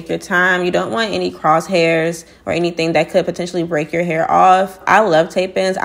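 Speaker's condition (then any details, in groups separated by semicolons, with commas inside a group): No condition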